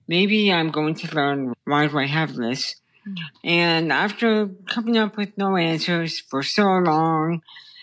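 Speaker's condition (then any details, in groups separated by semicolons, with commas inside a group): Brain stem tumor; childhood onset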